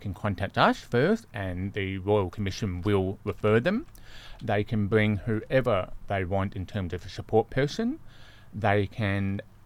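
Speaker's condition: Deafness, born deaf

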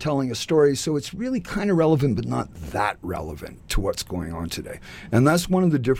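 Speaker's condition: No condition

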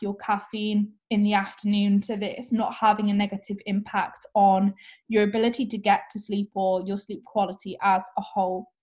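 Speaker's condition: No condition

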